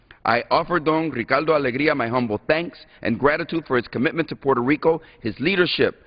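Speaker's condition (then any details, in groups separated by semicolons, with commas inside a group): No condition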